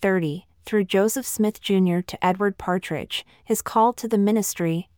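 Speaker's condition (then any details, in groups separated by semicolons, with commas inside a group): No condition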